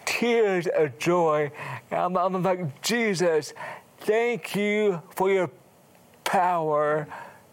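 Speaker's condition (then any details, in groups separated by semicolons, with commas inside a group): Cerebral palsy; wheelchair user, affects fine motor skills, frequently drops things; slowed speech, speaks slower than others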